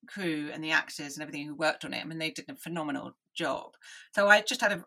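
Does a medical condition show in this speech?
Yes: deafness; hopeless and unwieldy.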